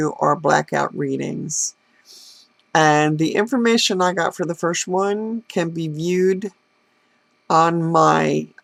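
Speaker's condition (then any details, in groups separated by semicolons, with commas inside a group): No condition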